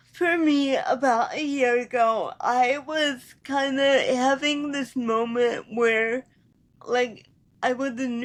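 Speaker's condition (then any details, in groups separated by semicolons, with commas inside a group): Cerebral palsy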